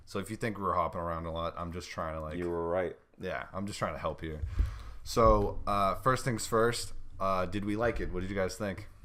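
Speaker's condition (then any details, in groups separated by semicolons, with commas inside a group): No condition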